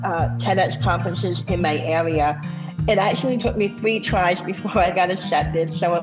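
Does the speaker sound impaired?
Yes: bilateral cleft lip and palate; congenital, upper lip gap into palate and nose, 20+ surgeries from 2 months to age 27; open palate at birth, no proper suction, food and drink through nose, untreated cleft means no speech.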